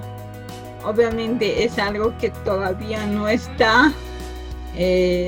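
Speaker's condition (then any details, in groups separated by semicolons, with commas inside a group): Cerebral palsy from birth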